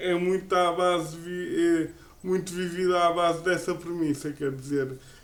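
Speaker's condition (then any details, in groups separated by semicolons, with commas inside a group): Cerebral palsy; uses a wheelchair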